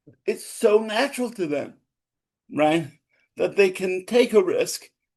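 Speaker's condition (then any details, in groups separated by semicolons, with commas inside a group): Cerebral palsy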